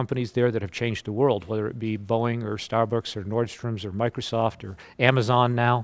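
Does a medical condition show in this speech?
No.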